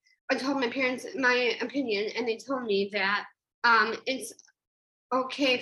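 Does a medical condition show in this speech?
Yes: Down syndrome; called wonderful speaker.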